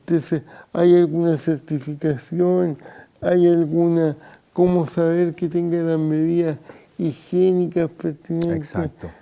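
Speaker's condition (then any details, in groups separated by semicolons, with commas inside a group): Cerebral palsy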